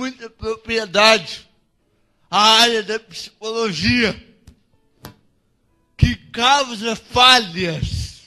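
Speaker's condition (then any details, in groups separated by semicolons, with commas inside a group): Cerebral palsy; no speech as child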